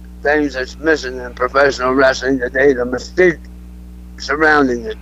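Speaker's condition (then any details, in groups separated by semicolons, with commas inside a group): Throat cancer; throat cancer over last couple of years; speech not the best as result of throat cancer, may sound drunk, quit podcasts over it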